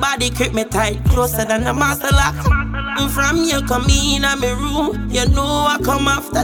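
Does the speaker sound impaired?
No.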